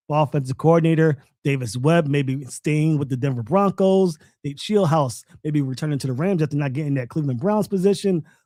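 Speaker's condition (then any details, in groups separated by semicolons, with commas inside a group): No condition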